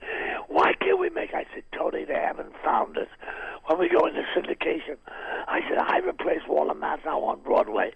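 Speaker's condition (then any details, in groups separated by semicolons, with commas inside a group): Throat cancer, vocal cord removed, partial laryngectomy, right vocal cord removed; vocal surgery removing part of larynx including right vocal cord, now a stump; voice lost after surgery, left cord trained to reach past midline to stump for sound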